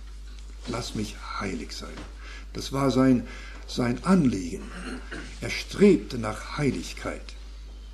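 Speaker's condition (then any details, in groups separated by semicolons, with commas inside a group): No condition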